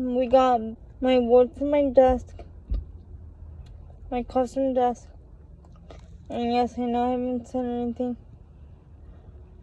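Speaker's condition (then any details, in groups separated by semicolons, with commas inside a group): Cerebral palsy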